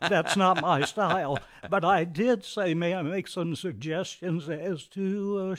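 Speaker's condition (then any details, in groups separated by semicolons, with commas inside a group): Vocal dysphonia; onset while working at KUT radio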